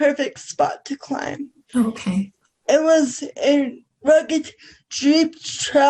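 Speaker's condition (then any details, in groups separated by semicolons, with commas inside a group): Cerebral palsy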